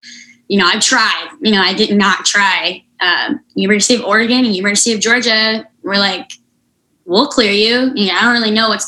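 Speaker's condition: Unilateral cleft lip and palate, severe

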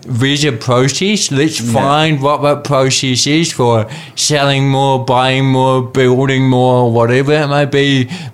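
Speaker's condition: Cerebral palsy; talks funny

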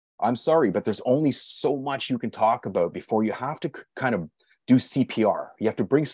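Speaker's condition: No condition

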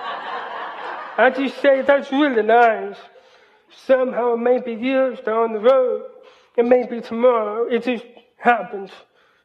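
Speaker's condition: Hearing loss, cochlear implant; college

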